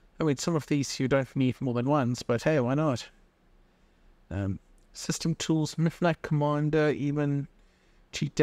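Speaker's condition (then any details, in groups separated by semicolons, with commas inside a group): No condition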